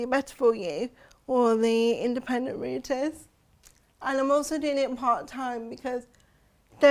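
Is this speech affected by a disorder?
Yes: cerebral palsy; since birth.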